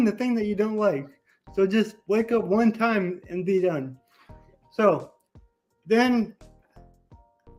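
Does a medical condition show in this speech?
Yes: cerebral palsy; affects whole body.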